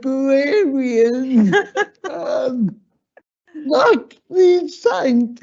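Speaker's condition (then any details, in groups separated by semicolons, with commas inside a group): Slurred speech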